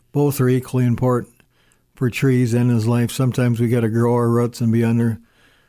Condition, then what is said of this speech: Parkinson's disease. I have stutters and stammers in there, so pardon me for that, but what you see is what you get.